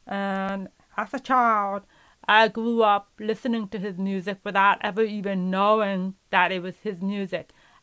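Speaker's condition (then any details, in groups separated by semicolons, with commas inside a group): Profound deafness; profoundly deaf since earliest memory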